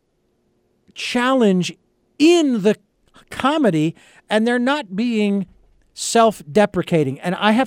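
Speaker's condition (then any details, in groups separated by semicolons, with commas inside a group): No condition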